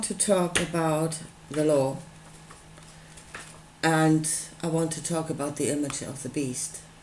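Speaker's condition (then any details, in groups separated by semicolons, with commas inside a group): No condition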